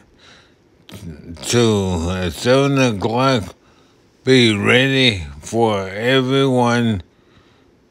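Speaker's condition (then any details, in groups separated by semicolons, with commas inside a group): Multiple sclerosis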